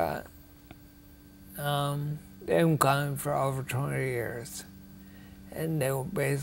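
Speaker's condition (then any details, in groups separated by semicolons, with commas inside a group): Ataxia; rare, progressive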